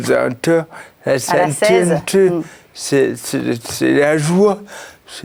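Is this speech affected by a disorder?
Yes: cerebral palsy; since birth, birth injury.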